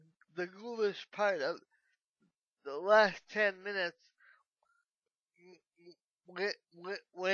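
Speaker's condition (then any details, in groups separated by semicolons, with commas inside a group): Cerebral palsy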